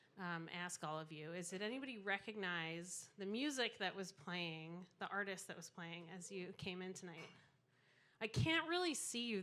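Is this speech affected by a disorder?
No.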